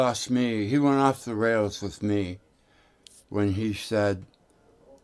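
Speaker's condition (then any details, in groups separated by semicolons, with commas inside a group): Tongue cancer; tongue tumor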